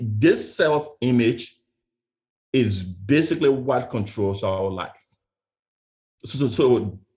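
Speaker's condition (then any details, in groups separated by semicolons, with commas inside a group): Stuttering; stutter first noticed by mother at age 8, lifelong, once tried to skip graduation speech; professional speaker, Toastmasters district 6 finalist, overcame insecurities around stutter; West African accent, originally from Liberia; repeated words, prolonged sounds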